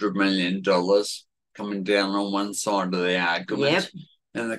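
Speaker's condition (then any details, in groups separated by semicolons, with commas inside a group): Cerebellar atrophy, genetic; significant environmental component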